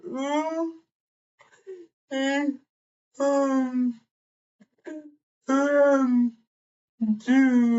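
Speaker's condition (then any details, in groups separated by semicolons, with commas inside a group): Cerebral palsy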